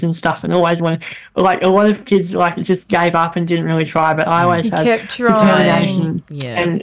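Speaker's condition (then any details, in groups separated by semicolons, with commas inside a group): Bilateral cleft lip and palate; congenital, many operations from 3 months, hip bone graft into mouth, throat surgery, braces, low motor skills; speech greatly improved after years of speech therapy; childhood voice squeaky, very airy, nasal, speech hindered drama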